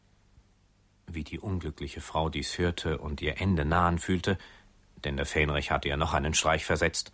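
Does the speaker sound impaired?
No.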